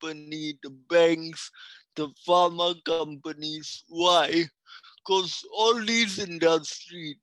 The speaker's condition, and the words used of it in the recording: Cerebral palsy. It can affect you physically or mentally, but I'm not mentally affected, only the physical, the walking and the speech and the coordination part.